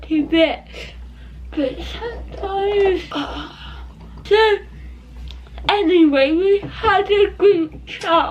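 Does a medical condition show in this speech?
Yes: cerebral palsy; not quadriplegic.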